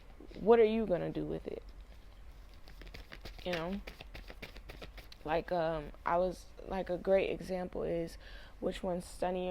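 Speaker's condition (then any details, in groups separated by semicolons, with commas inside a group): No condition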